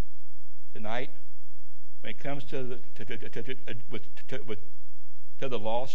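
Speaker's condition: Stuttering; stutter as usual way of talking, recent neck surgery; worse when unwell, mistaken for stroke by Life Squad paramedics; repeated sounds, repeated words

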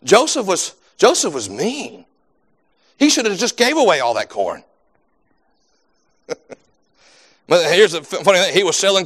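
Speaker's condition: No condition

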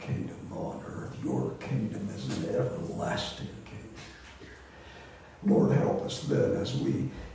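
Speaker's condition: Voice disorder; not contagious

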